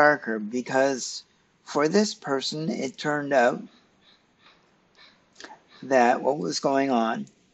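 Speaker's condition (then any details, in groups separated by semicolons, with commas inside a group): Cerebral palsy; stiff muscles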